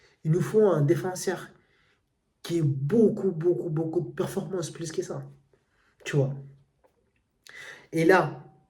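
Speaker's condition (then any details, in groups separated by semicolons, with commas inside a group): No condition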